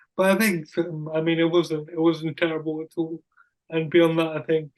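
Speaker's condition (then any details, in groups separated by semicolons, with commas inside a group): Cerebral palsy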